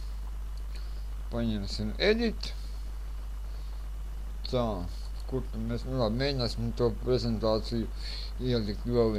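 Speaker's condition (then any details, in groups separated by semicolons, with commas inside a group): Cerebral palsy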